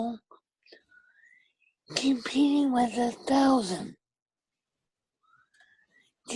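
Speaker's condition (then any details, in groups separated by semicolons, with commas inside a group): Cerebral palsy with ataxia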